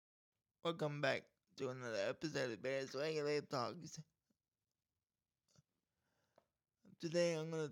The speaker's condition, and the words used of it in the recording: Cerebral palsy. You see, this encouraged me because, like I've said before on the podcast, I have a speech problem due to my cerebral palsy.